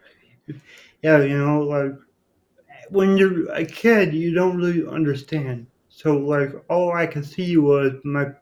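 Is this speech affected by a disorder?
Yes: cerebral palsy; from birth complication, born without pulse or breathing and revived, diagnosed near age one.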